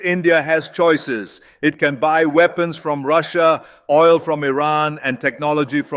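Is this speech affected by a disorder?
No.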